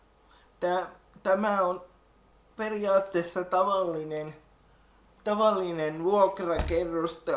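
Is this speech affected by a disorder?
Yes: cerebral palsy; wheelchair user, involuntary movements mainly legs, also arms, spinal fusion; relearning walking after spine surgery.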